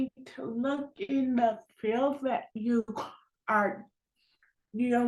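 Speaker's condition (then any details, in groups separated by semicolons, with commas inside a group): Cerebral palsy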